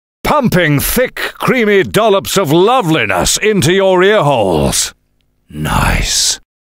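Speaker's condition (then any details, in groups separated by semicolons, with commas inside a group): No condition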